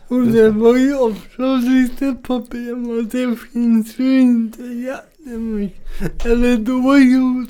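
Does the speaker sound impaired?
Yes: cerebral palsy; from birth, oxygen deprivation at delivery, heart not beating at birth then restarted, spasms, right side harder to control; 26 years since onset, mild, long walks tiring, most tasks possible but very energy-consuming; mainly affects speech and balance.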